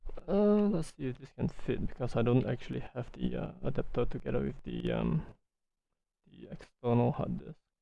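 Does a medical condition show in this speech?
No.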